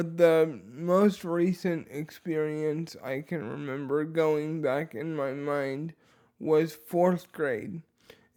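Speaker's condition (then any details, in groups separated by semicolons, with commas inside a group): Dysarthria; dysarthria from cerebral palsy, limited hand use; affects voice quality, speech recognition inaccurate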